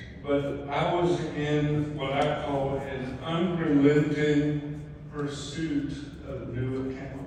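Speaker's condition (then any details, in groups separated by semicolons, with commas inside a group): ALS; mainly right side and both legs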